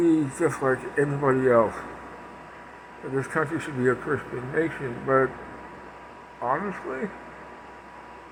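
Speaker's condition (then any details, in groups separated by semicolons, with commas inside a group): Parkinson's; speech impediment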